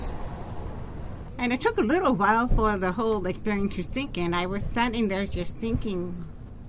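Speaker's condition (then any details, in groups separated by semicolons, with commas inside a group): Deafness, profound, genetic, severe; deaf-sounding voice, mistaken for drunk slurring, sometimes taken as German accent, speech learned while hearing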